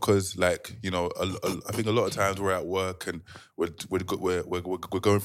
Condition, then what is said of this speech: Stuttering. You know I've been a confident speaker per se, although I do have some issues sometimes with my like stutter.